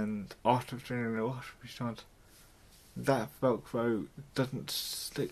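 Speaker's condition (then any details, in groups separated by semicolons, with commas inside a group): Cerebral palsy; mild, affects muscles and speech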